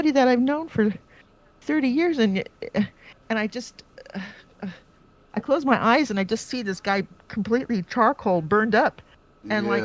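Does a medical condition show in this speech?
No.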